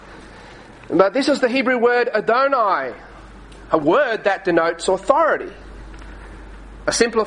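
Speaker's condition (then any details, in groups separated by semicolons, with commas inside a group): No condition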